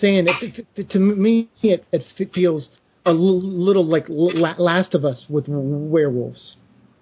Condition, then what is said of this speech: Stuttering. Mm-hmm. I liked, too, in issue two, and I apologize for my stutter, so your audience doesn't think there's audio issues.